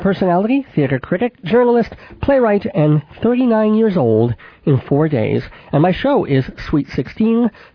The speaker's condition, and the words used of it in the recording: Cleft palate. And I don't have an especially nasal voice, but then again, no one's going to confuse me with Chuck Scarborough.